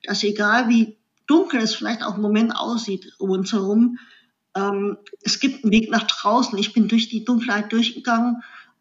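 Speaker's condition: Cleft lip and palate; later esophagus surgery

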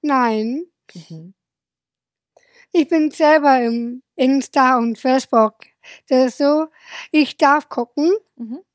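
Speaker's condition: Down syndrome; age 28

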